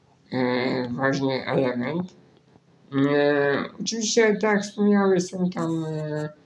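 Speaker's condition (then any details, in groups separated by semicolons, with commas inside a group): Spinal muscular atrophy; arm and leg muscle wasting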